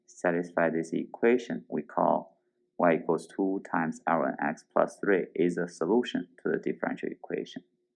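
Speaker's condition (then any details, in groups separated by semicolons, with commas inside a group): No condition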